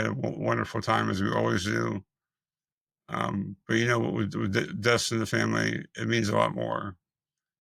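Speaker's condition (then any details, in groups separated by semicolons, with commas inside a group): Multiple system atrophy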